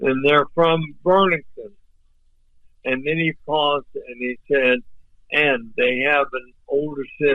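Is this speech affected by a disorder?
Yes: ALS; voice off but clear and understandable.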